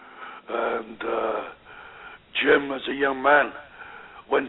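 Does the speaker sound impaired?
Yes: voice box damage after neck operation; voice affected.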